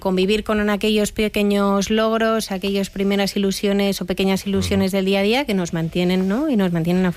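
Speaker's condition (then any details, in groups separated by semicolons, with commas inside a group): No condition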